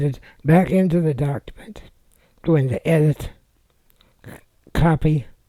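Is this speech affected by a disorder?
Yes: spinal muscular atrophy type two.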